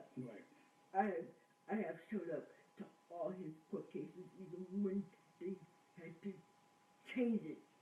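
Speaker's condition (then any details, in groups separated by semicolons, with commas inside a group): Cerebral palsy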